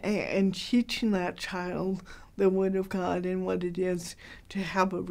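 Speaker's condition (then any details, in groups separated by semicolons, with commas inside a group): Cerebral palsy, mild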